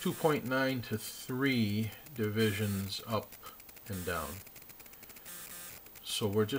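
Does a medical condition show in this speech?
No.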